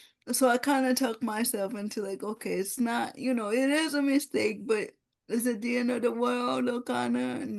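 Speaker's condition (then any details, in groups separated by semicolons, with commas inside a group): Cerebral palsy; no gross or fine motor skills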